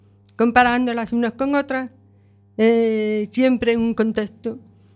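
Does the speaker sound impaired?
Yes: deafness with cochlear implant; deaf since childhood, right ear unaided and unstimulated for many years; implant external processor with cable, hearing aid left ear, implant now overtaking aided ear, relies heavily on lip reading; cannot perceive voice timbre, intonation or accents, understands nothing without seeing faces.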